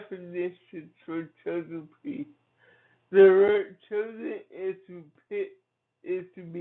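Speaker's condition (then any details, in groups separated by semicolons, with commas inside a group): Cerebral palsy; from birth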